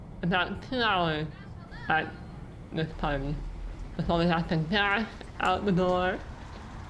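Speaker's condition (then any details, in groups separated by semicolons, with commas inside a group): Muscular dystrophy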